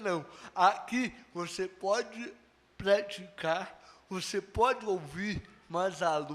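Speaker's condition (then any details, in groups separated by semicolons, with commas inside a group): Cerebral palsy; no speech as child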